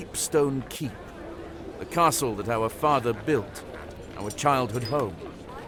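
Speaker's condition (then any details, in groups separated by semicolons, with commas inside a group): No condition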